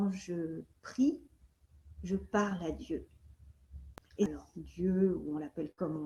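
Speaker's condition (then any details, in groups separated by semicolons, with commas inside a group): No condition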